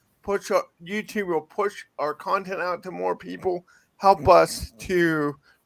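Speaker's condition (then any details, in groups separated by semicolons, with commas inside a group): Cerebral palsy; from birth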